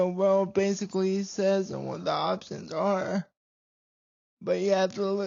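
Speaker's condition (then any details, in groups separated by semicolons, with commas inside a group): Cerebral palsy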